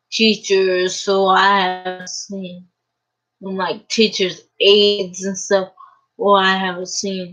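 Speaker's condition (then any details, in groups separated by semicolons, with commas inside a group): Cerebral palsy; uses a wheelchair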